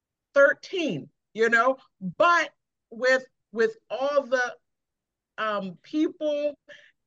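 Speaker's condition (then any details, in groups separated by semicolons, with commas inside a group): Aphasia after stroke; trouble with mental arithmetic, walking difficulty after stroke; over a year since stroke; fluent with frequent 'you know' fillers, restarts, trailing unfinished sentences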